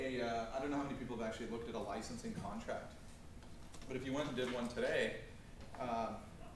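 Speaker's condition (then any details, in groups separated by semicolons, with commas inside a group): No condition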